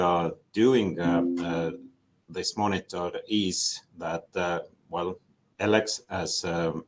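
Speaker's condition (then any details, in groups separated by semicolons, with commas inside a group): No condition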